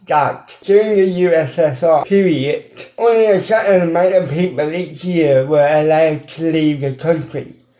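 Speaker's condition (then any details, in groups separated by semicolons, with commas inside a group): Cerebral palsy; mild, ataxic type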